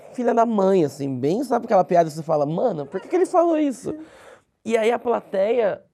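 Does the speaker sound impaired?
Yes: cleft lip; congenital cleft lip.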